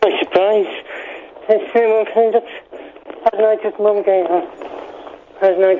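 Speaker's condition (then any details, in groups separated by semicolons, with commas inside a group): Parkinson's; needs sling hoist to be lifted up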